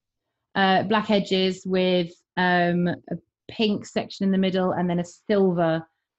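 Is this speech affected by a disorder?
No.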